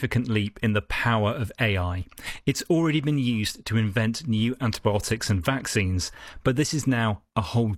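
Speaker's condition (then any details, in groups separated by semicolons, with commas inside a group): No condition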